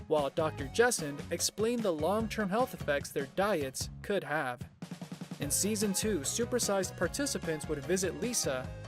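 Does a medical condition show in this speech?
No.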